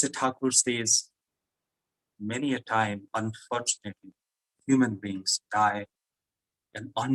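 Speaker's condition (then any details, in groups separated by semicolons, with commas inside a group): No condition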